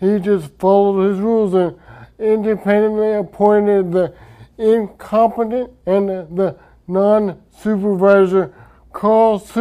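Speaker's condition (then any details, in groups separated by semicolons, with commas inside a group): Traumatic brain injury; speech affected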